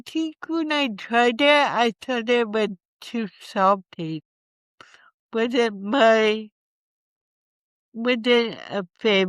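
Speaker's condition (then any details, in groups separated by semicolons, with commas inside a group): Cerebral palsy; from birth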